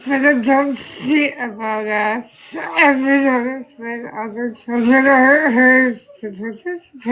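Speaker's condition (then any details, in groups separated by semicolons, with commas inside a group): Spinal muscular atrophy type 2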